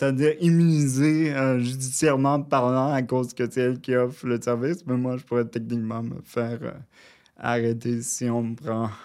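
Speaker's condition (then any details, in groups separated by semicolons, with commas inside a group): Cerebral palsy, near quadriplegia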